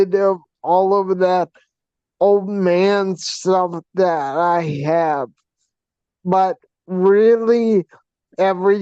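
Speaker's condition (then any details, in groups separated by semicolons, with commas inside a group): Facial paralysis from hydrocephalus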